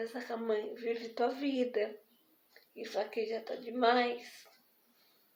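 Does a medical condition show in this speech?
Yes: spastic diplegic cerebral palsy.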